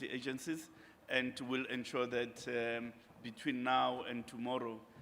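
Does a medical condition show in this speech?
No.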